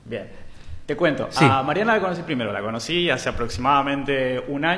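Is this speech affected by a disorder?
No.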